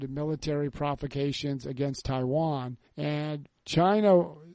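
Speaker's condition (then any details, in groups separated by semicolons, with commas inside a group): No condition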